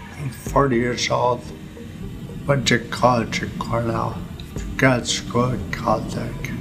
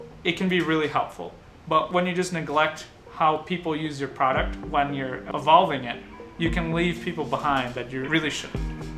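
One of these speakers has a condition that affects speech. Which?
The first: MS.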